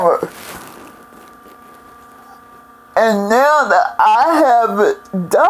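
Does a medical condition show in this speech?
Yes: cerebral palsy.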